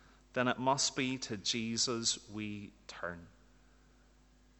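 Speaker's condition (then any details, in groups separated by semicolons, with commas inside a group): No condition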